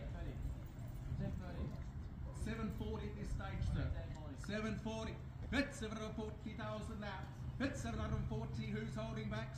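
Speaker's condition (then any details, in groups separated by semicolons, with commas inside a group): No condition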